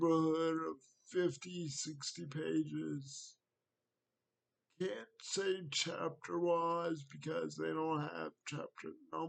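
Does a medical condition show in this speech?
Yes: cerebral palsy.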